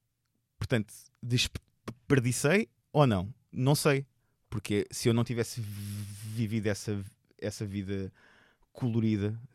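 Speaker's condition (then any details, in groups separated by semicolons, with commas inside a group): Stuttering; stuttering for 38 years, severity varies, hidden for decades, speech therapy taught acceptance and softening; stutter more noticeable in this conversation, not usual way of speaking, increased during recording; stuttering varies mild to marked, blocks, not controllable, mostly fluent on stage through voice use; blocks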